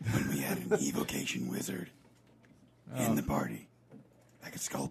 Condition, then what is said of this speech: Vocal cord paralysis. Well, first, explain why my voice sounds like this.